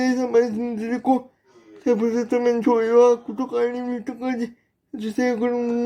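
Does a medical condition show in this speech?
Yes: brain lesion disability.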